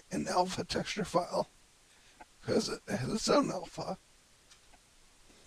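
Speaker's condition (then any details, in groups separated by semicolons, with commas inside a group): Cerebellar ataxia from brain tumour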